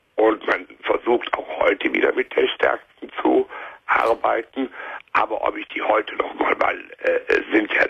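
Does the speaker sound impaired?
Yes: laryngeal cancer; five nodules surgically removed from larynx, larynx can be preserved, no metastases found; diagnosed about six weeks ago, severe chemotherapy due to start in four weeks; hoarse voice, sounds somewhat like a cold.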